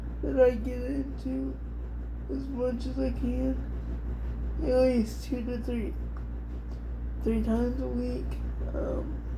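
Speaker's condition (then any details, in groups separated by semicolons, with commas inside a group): Cerebral palsy; dystonia in hands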